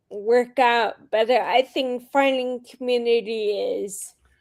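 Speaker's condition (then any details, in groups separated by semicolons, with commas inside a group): Friedreich's ataxia; handwriting and speech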